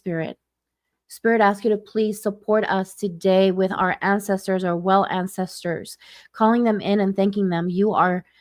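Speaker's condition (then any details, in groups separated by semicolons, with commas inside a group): No condition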